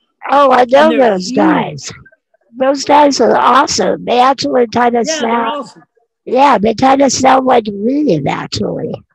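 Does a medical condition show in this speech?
Yes: non-progressive muscular dystrophy.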